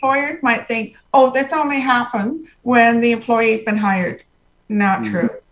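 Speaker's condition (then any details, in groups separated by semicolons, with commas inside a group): Profound hearing loss, congenital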